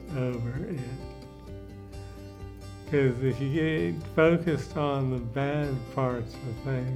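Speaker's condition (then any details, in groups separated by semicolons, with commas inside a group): Parkinson's disease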